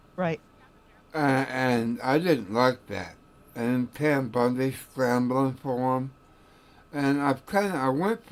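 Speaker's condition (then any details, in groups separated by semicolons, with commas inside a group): Tongue cancer; radiation-treated tongue cancer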